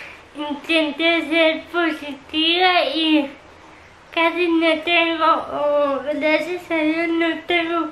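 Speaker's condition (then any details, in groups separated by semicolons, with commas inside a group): Cerebral palsy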